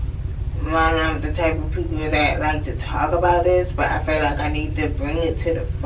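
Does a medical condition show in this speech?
Yes: cerebral palsy.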